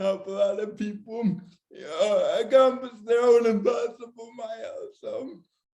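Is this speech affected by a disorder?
Yes: cerebral palsy, severe.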